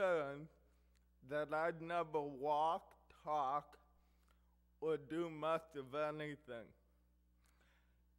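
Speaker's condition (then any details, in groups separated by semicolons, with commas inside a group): Cerebral palsy; affects hearing and speech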